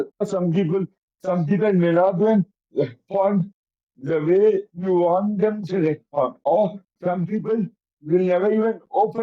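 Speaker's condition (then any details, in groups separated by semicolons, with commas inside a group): Cerebral palsy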